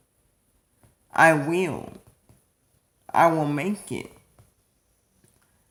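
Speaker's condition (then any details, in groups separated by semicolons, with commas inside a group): Cerebral palsy; atypical speech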